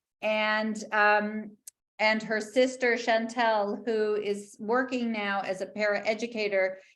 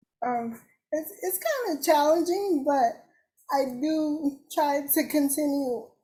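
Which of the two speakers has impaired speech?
The second: cerebral palsy; uses wheelchair.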